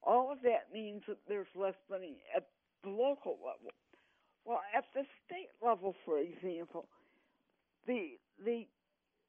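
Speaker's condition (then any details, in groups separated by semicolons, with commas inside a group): Cerebral palsy; 18 years of speech therapy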